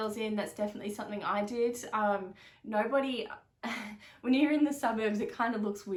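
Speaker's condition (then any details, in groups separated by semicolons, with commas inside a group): No condition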